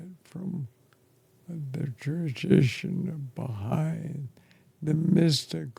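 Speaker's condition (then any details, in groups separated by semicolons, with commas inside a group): ALS; affects chest and throat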